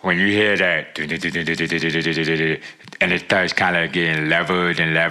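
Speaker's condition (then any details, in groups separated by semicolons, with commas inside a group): Deafness; born with profound hearing loss, wears hearing aids since childhood, cannot hear without them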